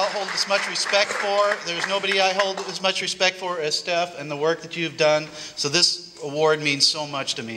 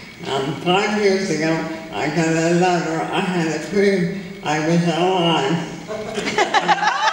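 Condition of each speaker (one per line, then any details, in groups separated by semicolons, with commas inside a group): No condition
ALS; long-term survivor, progression reportedly stopped with cannabis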